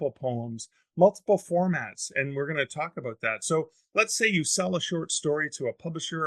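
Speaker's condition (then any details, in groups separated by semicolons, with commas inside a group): No condition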